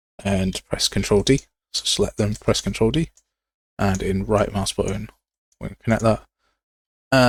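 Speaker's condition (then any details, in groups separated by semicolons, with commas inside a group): No condition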